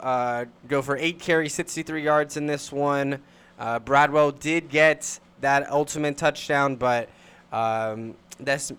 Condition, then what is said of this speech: None; typical speech.